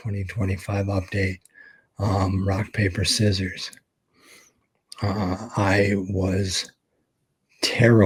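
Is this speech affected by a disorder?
Yes: ALS; expects to lose voice very soon.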